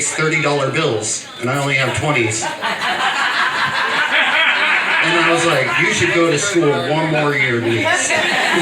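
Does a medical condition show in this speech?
No.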